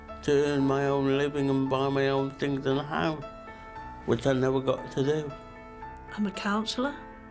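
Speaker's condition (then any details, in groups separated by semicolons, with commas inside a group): Cerebral palsy; diagnosed in childhood, spastic, body spasms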